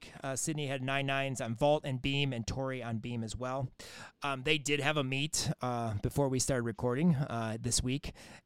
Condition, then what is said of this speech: No condition.